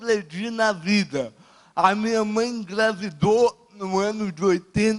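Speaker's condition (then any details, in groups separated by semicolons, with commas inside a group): Cerebral palsy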